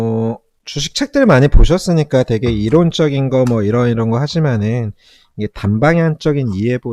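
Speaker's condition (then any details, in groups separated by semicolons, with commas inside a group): No condition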